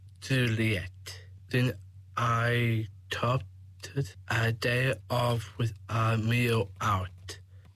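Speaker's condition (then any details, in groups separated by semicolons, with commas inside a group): Down syndrome; age 21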